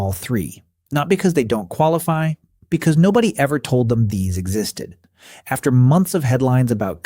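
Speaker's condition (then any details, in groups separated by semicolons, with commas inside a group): No condition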